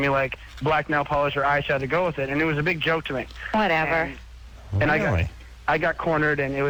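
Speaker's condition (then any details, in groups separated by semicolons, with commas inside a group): No condition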